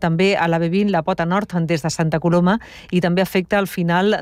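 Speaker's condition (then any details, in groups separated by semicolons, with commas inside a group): No condition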